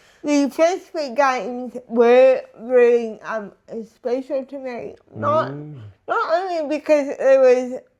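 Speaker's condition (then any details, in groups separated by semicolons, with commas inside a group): Disability affecting speech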